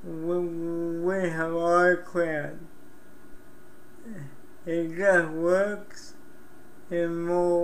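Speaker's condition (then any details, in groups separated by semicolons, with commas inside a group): Cerebral palsy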